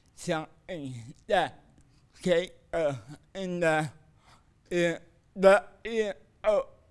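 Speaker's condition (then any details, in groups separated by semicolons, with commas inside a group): Cerebral palsy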